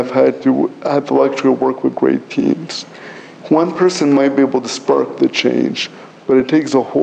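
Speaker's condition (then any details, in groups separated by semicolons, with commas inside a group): Cerebral palsy; could not really talk until about age 12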